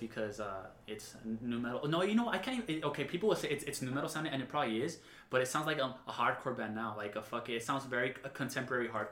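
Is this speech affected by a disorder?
Yes: stuttering, severe; stutters severely by own account, apologizes in case listeners cannot follow; here repeated sounds, prolonged sounds.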